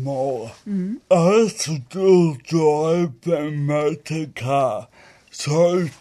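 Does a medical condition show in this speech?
Yes: stroke with aphasia; acquired brain injury from stroke, disability mostly in brain controlling muscles, balance issues, walks funny; talks funny, a bit of aphasia, thinking fine.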